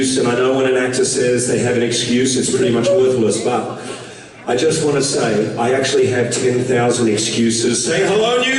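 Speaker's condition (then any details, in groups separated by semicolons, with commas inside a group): No condition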